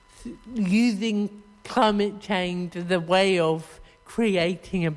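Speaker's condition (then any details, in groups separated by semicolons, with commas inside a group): Cerebral palsy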